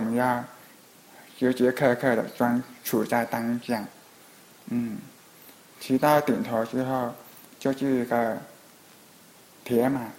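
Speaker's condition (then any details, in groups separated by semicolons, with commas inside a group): Hearing impairment; trouble following fast speech in Skype video meetings, falls behind others' pace; Skype video calls hard, others speak too fast, gets interrupted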